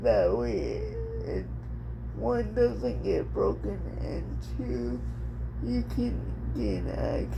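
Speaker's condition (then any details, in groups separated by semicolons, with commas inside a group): Cerebral palsy; speech somewhat affected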